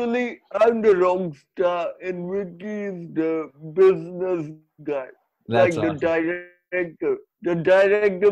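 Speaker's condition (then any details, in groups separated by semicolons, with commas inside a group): Cerebral palsy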